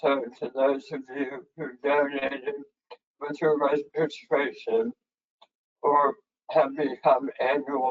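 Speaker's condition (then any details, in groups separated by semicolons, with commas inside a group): Head and neck cancer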